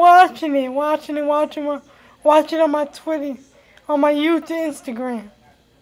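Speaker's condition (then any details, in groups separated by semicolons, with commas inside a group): Cerebral palsy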